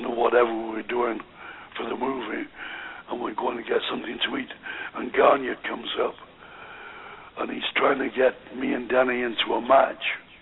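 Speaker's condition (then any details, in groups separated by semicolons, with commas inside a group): Voice box damage after neck operation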